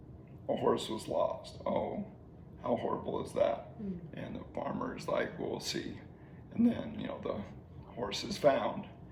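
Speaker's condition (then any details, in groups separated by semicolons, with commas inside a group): ALS; slowly progressing ALS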